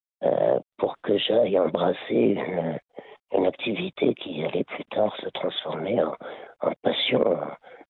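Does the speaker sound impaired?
Yes: laryngeal cancer; later lung cancer.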